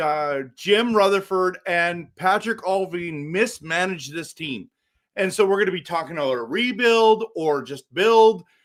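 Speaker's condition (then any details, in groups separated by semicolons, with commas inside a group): No condition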